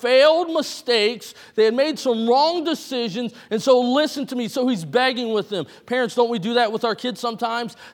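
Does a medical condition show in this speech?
No.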